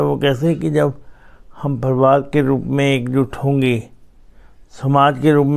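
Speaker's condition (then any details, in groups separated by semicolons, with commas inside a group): Cerebral palsy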